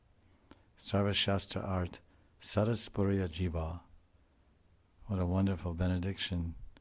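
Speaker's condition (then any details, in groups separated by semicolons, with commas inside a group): No condition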